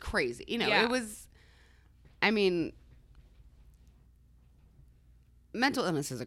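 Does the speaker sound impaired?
No.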